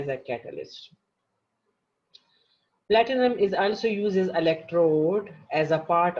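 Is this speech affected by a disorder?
No.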